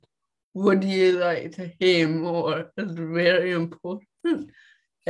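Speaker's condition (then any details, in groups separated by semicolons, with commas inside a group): Cerebral palsy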